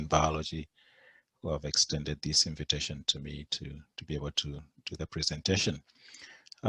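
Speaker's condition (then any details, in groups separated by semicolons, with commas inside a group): No condition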